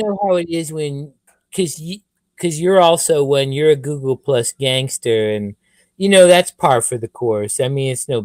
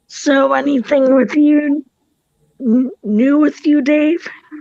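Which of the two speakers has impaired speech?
The second: cerebral palsy; visible disability.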